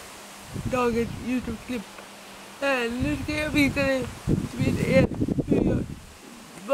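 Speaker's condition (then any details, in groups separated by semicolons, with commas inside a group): Dyskinetic cerebral palsy; dyskinetic form, severe; mild speech difficulties, sometimes interfere with talking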